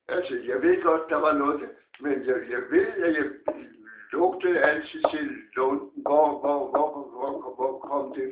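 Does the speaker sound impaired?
Yes: Parkinson's disease.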